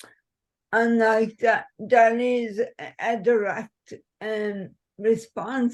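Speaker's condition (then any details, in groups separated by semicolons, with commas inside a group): Cerebral palsy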